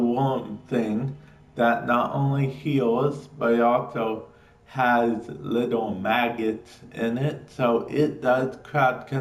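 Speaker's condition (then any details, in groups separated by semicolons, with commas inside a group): Cerebral palsy; affects speech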